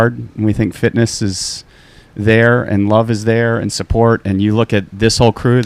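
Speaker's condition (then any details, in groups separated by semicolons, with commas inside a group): No condition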